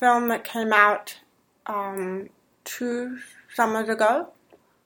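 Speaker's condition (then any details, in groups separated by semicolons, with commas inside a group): Deafness; deafness diagnosed at age 3, residual low-frequency hearing, hears men's voices better than women's; hearing aids that help, lip reads, sign language; raised oral, 11 years of speech therapy, practiced mouth and tongue movement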